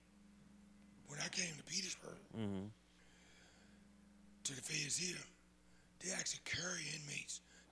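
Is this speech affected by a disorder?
Yes: throat cancer; past throat cancer, throat treated while in federal prison camp; audible throat issues, noticeable to listeners.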